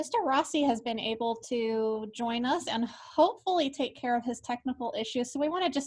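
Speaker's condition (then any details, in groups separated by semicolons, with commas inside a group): No condition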